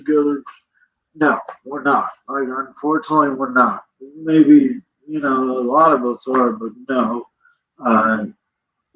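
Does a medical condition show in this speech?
Yes: cerebral palsy; present from birth.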